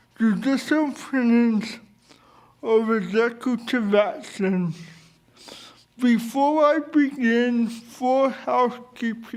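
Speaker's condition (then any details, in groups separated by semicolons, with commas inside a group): Cerebral palsy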